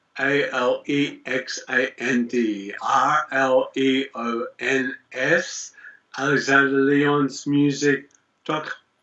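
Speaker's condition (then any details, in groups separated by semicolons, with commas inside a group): Multiple sclerosis; lost ability to play instruments, uses wheelchair, HSCT with chemotherapy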